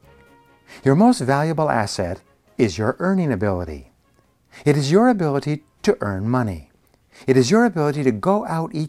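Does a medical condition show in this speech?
No.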